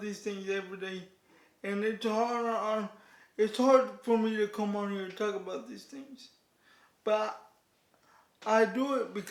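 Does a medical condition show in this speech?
Yes: cerebral palsy; declined offered surgery.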